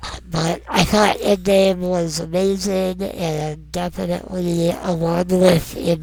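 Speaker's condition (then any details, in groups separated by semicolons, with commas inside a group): Non-progressive muscular dystrophy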